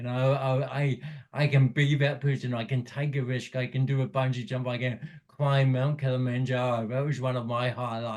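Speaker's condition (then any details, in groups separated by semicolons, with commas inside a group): Cerebral palsy; speech therapy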